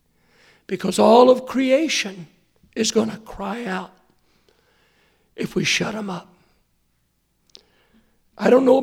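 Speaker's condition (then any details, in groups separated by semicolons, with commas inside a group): Hoarseness after vocal cord surgery; post-operative check on Monday good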